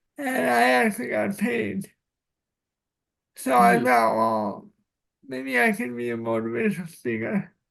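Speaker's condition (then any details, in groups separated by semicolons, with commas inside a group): Cerebral palsy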